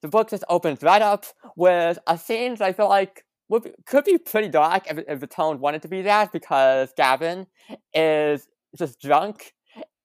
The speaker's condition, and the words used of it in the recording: Stuttering. It makes the editing very annoying when I just hear my own stuttering in the podcast, and I just have to, like, gotta clip this out when I just stutter multiple times.